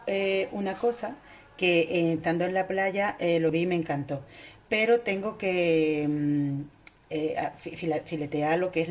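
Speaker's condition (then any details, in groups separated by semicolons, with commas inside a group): No condition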